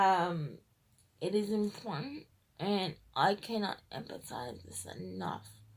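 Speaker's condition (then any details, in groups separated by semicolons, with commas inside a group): Cerebral palsy, triplegia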